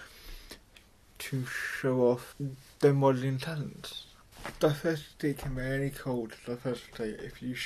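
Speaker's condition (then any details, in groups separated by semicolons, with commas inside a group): Cerebral palsy; mild, affects muscles and speech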